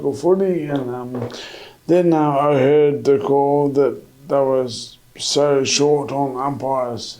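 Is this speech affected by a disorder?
Yes: MND.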